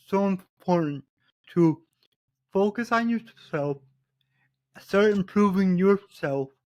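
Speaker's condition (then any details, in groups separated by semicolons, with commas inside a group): Cerebral palsy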